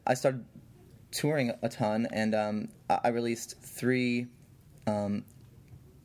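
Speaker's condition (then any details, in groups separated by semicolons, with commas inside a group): Stutter; occasional stutter; stutters briefly during interview, apologizes for it; stutters sometimes, apologizes for stuttering mid-interview; blocks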